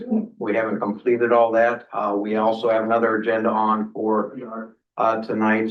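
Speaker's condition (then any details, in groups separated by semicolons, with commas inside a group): No condition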